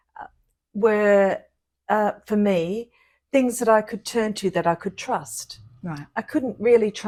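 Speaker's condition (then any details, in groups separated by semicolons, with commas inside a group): No condition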